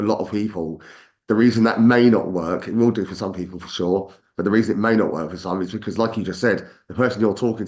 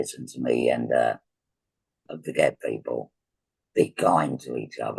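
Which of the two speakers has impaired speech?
The second: laryngectomy for laryngeal cancer; total laryngectomy, neck stoma, radiotherapy and chemotherapy; about 18 months post-surgery, stage three, metastatic head diagnosis; no voice box, poor breathing, coughs secretions, gravity swallowing, limited.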